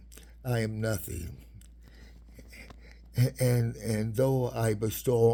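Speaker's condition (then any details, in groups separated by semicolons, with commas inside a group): Parkinson's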